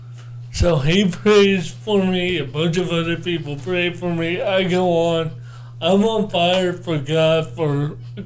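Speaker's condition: Cerebral palsy; born not breathing

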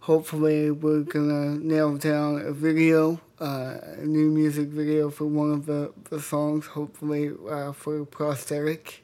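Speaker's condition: Cerebral palsy; congenital

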